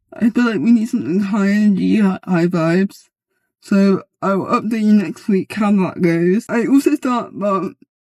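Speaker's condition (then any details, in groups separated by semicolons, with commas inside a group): Cerebral palsy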